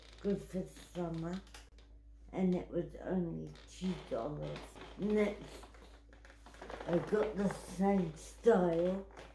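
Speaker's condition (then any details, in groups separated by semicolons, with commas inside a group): Cerebral palsy; wheelchair user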